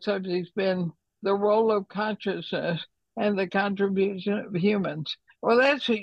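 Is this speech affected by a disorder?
Yes: ALS; neurodegenerative disease affecting the muscles, estimated little over a year to live; runs out of breath at times, needs a breath or two, tongue has trouble cooperating, words and ideas intact.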